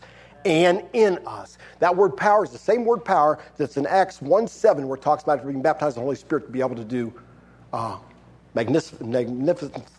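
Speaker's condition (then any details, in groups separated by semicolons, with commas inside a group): No condition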